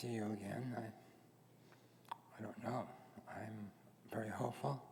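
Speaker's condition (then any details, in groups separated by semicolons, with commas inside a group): Head and neck cancer; vocal cord paralysis affects voice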